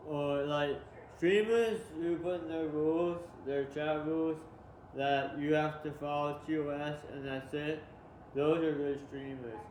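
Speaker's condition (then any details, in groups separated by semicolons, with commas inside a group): Tongue cancer surgery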